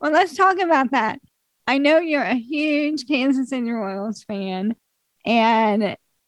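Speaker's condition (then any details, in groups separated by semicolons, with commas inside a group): ALS; voice changing and declining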